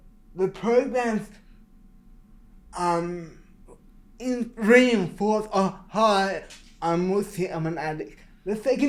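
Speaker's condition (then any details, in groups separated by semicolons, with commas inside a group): Cerebral palsy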